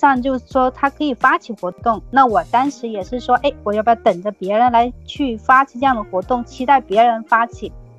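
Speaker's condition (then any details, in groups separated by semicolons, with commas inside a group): No condition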